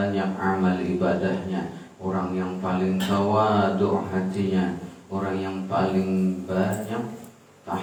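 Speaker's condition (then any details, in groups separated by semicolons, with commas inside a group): No condition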